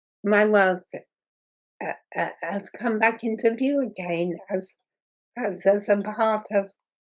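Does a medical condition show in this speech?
Yes: muscular dystrophy.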